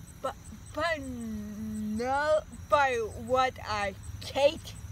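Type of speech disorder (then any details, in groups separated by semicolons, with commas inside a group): Apraxia of speech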